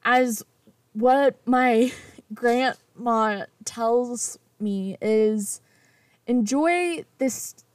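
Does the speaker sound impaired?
Yes: stutter; stutter since age four; part-word repetitions, fillers, gets stuck on first word when saying own name; here prolonged sounds.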